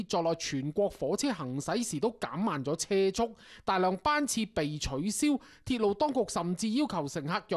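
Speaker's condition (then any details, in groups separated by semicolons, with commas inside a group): No condition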